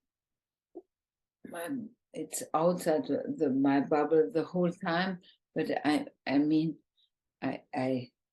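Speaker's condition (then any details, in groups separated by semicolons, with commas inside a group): ALS, bulbar form, bulbar onset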